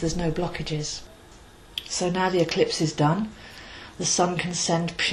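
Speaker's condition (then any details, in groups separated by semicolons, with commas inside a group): No condition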